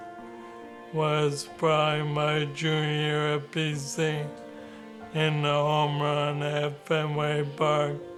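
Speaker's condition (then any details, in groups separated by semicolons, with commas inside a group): ALS; diagnosed at 27, onset 5-6 months earlier, tiredness, tripping, hand weakness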